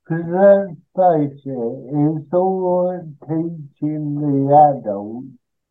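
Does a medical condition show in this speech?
Yes: cerebral palsy.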